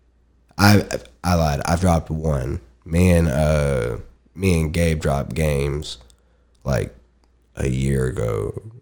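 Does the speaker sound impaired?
No.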